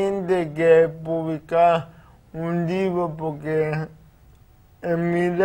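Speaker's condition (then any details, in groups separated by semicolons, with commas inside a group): Cerebral palsy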